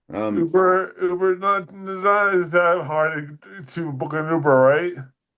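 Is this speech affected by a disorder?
Yes: dysarthria; weaker speech muscles.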